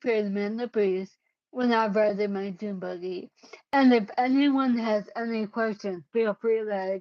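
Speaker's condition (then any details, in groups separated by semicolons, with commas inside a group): Cerebellar ataxia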